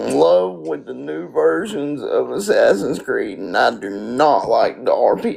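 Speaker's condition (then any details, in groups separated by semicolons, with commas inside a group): Spastic quadriplegic cerebral palsy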